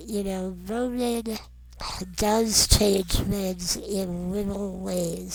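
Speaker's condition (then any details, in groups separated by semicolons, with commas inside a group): Non-progressive muscular dystrophy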